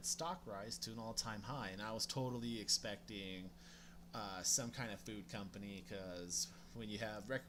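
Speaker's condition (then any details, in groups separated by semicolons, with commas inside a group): No condition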